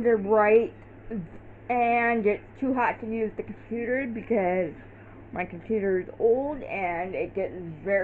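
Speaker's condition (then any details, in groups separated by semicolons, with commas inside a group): Cerebral palsy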